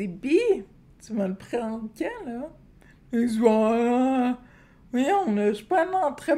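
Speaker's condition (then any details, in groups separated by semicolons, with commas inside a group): Friedreich's ataxia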